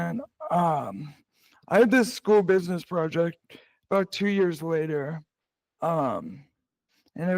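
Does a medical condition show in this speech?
Yes: cerebral palsy.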